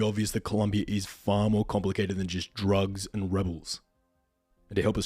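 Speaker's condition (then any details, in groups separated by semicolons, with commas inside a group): No condition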